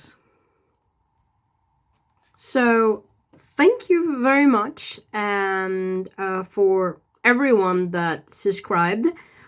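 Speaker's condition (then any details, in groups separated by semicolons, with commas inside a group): No condition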